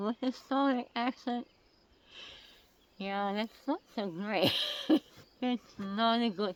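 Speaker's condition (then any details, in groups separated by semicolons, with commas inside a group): Oral cancer; tracheostomy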